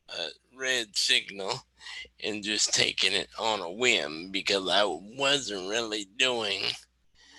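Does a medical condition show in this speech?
Yes: cerebral palsy; wheelchair user.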